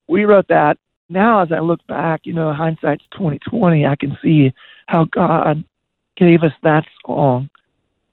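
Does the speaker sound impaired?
Yes: voice disorder; progressive voice disorder.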